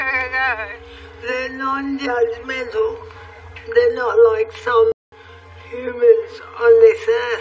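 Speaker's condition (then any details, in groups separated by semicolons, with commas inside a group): Cerebral palsy; speaks perfectly clearly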